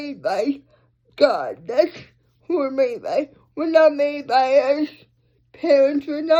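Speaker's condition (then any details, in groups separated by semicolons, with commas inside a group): Cerebral palsy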